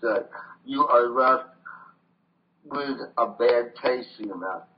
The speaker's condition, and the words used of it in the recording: Tracheostomy. Sorry, but what I'm saying is that you've had damage to your voice